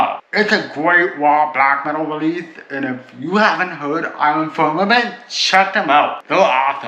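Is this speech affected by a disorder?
Yes: cerebral palsy.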